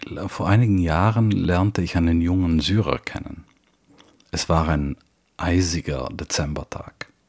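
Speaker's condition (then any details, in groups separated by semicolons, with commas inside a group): No condition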